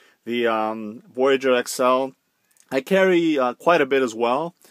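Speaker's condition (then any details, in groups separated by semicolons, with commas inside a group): No condition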